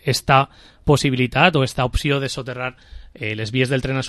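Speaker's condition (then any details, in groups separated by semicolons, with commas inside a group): No condition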